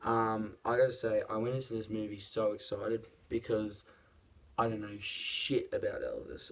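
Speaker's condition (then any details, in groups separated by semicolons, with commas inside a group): No condition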